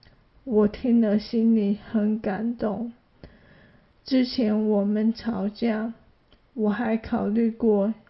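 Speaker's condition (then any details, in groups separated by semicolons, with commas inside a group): ALS; adult onset, hand weakness, arm muscle atrophy, involuntary muscle twitching throughout body, progressive muscle loss; reduced stamina, needs help dressing, brushing teeth, bathing and using phone; slower speech, quieter voice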